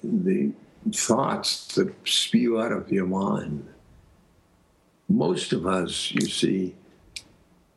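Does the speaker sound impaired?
Yes: aphasia; aphasia after stroke; speech stops, and things like that.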